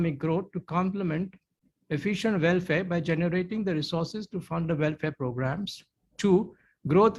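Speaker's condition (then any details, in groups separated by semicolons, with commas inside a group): No condition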